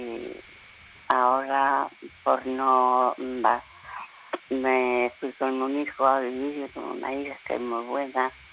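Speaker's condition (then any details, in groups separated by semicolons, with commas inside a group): Parkinson's disease; lives in care home, forgets names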